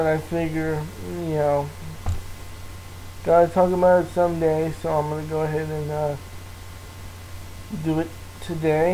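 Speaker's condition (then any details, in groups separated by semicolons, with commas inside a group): Cerebral palsy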